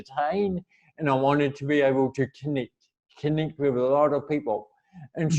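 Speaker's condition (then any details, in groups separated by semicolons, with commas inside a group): Cerebral palsy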